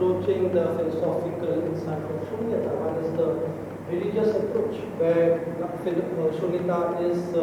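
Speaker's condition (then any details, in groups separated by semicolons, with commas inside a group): No condition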